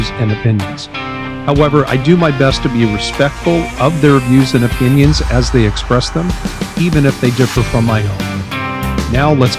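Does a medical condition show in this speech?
No.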